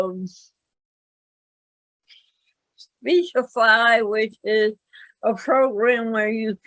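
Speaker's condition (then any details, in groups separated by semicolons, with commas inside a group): Cerebral palsy; speaks better than types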